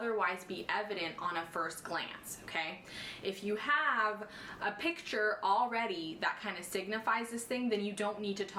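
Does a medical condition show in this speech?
No.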